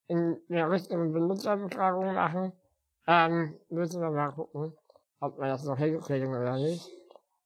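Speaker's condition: Spinal muscular atrophy; spinal muscular atrophy since birth

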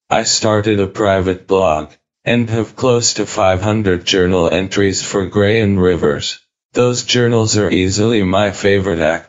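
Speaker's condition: ALS, speech-generating device; diagnosed at age 34, lost walking, talking and breathing, tracheostomy and ventilator; cannot speak, eye-activated synthetic voice built from voice banking, types replies, silences while typing

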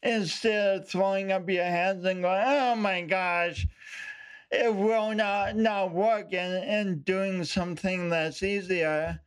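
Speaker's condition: Speech impediment; affects voice

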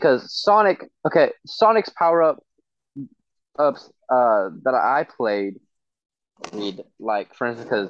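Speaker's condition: Stutter; lifelong stutter, speech impediment since first playing games as a child; says words wrong on purpose to avoid stuttering, e.g. knuckles, feels stuck in a loop when stuttering; repeated sounds

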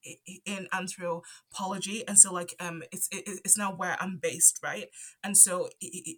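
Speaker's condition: Stutter; onset around age 5 after move from Zambia to UK, none before per parents, cause unknown; adult, ongoing stutter; stutters here and there, stutter affects talking, often stays quiet to avoid stuttering; repeated sounds, prolonged sounds

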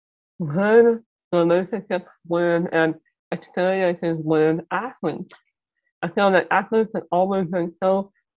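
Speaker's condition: Muscular dystrophy; mild speech impairment

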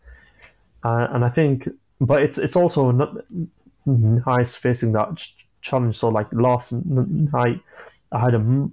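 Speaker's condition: Stammering; stammer since childhood, early NHS speech and language therapy in group with others who stammer, told could never speak fluently; not a fluent speaker, openly admits stammer; prolonged sounds

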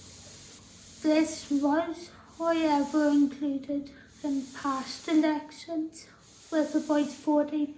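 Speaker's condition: Tracheostomy and ventilator dependent

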